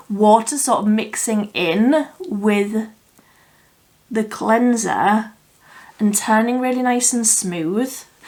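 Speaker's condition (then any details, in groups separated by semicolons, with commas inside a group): No condition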